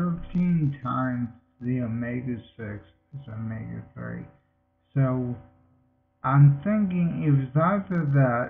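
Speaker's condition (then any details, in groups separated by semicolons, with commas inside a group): Multiple sclerosis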